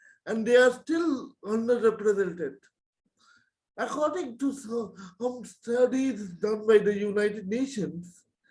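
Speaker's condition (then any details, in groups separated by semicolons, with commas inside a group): Cerebral palsy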